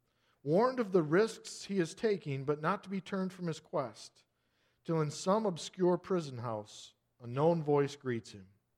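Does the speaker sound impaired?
No.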